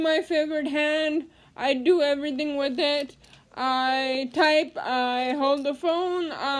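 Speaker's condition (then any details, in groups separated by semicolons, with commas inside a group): Cerebral palsy; speech therapy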